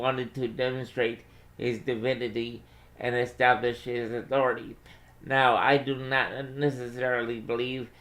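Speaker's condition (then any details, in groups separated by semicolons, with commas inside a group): Cerebral palsy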